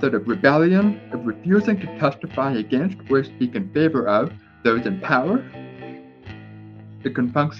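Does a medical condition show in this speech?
Yes: deafness with speech impediment; born deaf, years of speech therapy, English not familiar, cannot really hear voices in interviews; speech shaped by years of speech therapy; some words difficult to say, must adjust tongue to speak properly.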